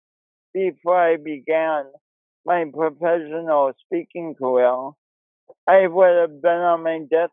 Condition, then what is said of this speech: Cerebral palsy. And he does it with a pronounced speech impediment.